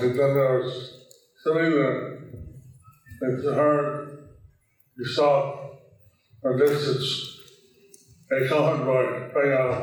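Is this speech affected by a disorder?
Yes: stroke with facial paralysis; left side of face paralyzed; speech repeated aloud by Vishwamar Vyasas for listeners; some listeners cannot understand speech.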